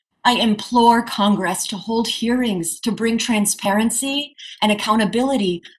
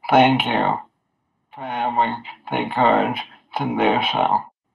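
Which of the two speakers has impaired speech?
The second: amyotrophic lateral sclerosis; voice and hands affected; diagnosed at age 37.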